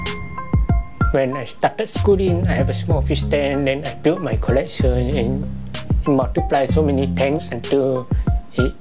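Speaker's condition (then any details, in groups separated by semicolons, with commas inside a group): Profound hearing loss; deaf profoundly on one side, severely on other side, onset age 2, unresponsive to loud sounds; about 70 to 80% hearing loss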